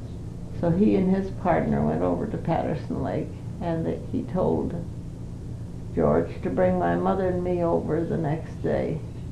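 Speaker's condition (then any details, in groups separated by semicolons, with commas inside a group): Parkinson's; Parkinson's for 5 years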